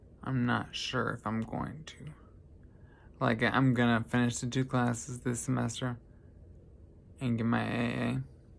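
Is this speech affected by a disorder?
Yes: traumatic brain injury.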